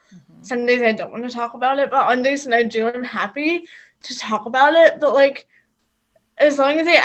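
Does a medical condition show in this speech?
Yes: cerebral palsy; occasional trouble articulating words.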